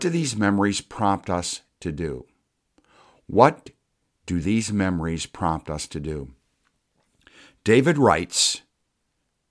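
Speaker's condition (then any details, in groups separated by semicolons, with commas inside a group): No condition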